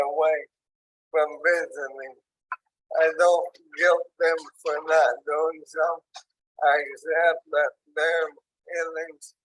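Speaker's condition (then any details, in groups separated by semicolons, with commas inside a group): ALS; onset in hands and arms, tracheostomy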